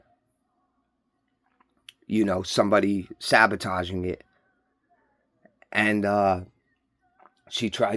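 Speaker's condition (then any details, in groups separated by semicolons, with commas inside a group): No condition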